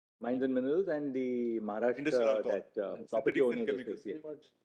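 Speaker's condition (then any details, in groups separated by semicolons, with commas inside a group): No condition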